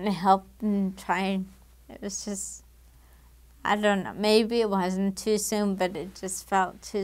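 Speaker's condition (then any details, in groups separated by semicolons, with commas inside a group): Damaged diaphragm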